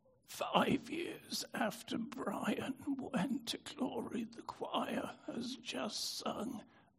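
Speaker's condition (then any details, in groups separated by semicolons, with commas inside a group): Spasmodic dystonia; prior stroke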